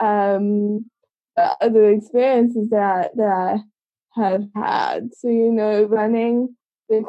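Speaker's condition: Cerebral palsy; congenital, from birth, age 25

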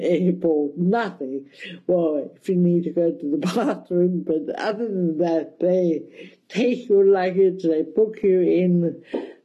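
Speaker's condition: Cerebral palsy, mild; speech mildly affected

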